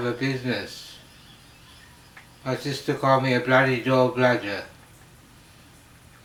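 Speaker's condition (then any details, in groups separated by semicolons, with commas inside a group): Slurred speech from poisoning; hypersalivation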